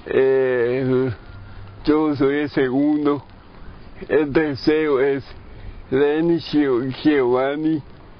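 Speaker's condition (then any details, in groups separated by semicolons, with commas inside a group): Brain lesion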